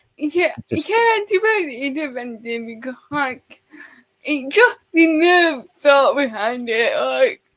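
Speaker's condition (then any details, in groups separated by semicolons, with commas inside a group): Cerebral palsy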